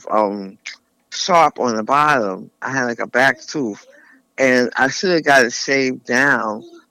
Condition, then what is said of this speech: Tongue cancer surgery. Still, I talk with a lisp.